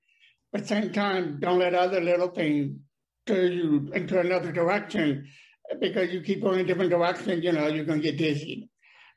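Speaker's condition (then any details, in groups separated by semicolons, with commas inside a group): Deafness; speech problem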